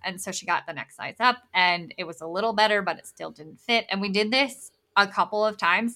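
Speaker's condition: Bilateral cleft lip and palate; congenital

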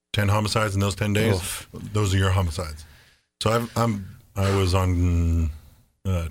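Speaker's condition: No condition

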